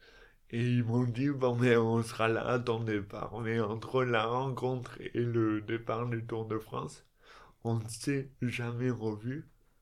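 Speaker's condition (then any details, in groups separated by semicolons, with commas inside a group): Dystonia; elocution difficulties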